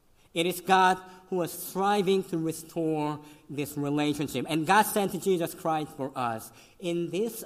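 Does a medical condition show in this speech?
Yes: cleft lip and palate; congenital, severe, eleven surgeries, last one 22 years ago in college; could not suck breast milk as newborn, fed formula and cow milk.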